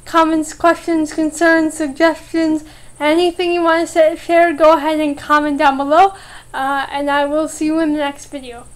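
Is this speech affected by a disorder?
Yes: cerebral palsy.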